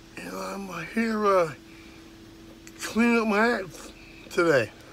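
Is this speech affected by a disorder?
Yes: dystonia; very bad day, frequent bad days.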